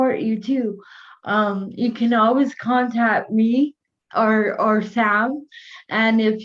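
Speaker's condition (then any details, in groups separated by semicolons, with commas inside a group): Cerebral palsy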